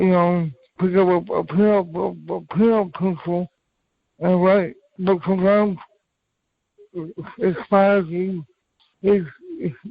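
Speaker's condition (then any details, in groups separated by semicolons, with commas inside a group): Cerebral palsy; from birth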